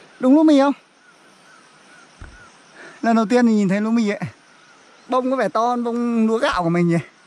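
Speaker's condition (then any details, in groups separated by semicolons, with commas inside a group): No condition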